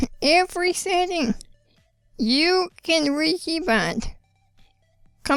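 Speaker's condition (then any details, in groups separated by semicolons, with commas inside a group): Spinal muscular atrophy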